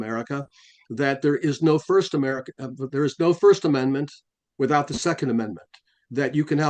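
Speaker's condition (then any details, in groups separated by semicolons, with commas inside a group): No condition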